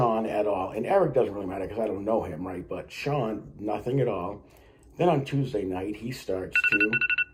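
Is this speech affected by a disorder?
No.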